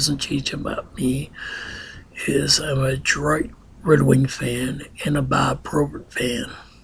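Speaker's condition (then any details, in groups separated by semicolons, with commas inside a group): Ataxia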